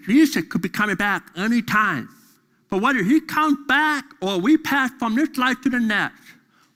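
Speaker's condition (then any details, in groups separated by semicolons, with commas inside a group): Deafness; deaf during school years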